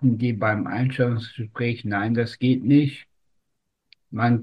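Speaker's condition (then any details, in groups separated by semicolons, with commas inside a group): Spastic tetraparesis; largely resolved by own account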